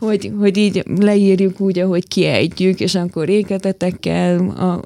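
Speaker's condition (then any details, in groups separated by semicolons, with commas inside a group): Hearing loss; hard of hearing, likely from birth, detected at age five, first hearing aid at five; hearing aids in both ears, relies on lip-reading, unaided hears almost nothing beyond one meter; quiet child, started speaking late, recited nursery rhymes poorly in kindergarten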